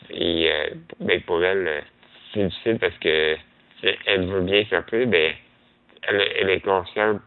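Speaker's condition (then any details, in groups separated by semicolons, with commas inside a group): Muscular dystrophy; depends on wife for care at home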